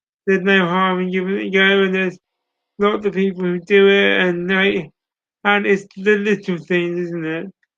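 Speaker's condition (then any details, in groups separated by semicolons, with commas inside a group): Cerebral palsy; speech impairment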